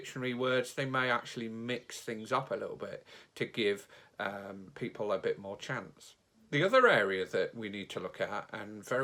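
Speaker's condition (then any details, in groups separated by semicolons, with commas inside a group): No condition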